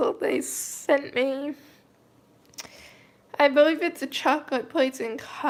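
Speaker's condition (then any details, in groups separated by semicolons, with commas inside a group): Cerebral palsy, mild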